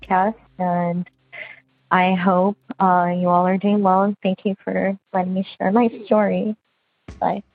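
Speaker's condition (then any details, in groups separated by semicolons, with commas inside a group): Bilateral cleft lip and palate; congenital, multiple surgeries from 3 days old until age 16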